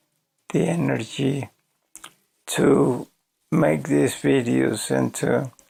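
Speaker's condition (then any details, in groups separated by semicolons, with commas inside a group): ALS; voice severely damaged, hard to understand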